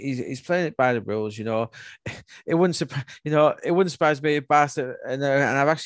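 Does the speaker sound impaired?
No.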